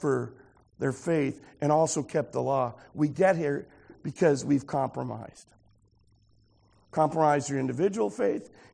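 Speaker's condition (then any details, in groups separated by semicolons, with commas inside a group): No condition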